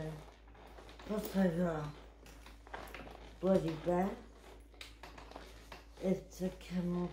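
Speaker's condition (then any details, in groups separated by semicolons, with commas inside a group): Cerebral palsy; wheelchair user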